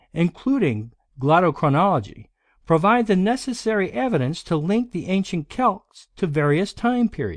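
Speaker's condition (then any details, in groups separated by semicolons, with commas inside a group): No condition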